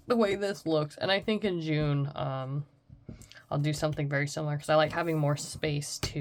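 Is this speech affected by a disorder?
No.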